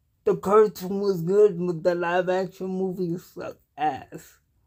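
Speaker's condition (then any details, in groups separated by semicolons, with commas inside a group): Cerebral palsy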